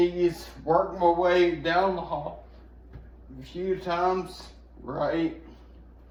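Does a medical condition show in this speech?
Yes: brain injury.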